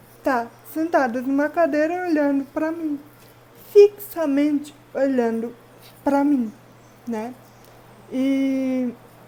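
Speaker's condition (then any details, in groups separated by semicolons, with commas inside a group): Cerebral palsy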